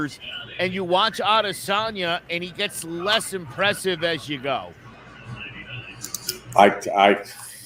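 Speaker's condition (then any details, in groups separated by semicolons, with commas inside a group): No condition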